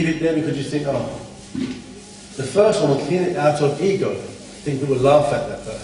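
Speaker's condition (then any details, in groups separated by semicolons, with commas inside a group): No condition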